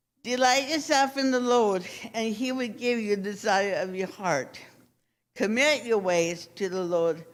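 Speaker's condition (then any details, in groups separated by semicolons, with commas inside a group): Cerebral palsy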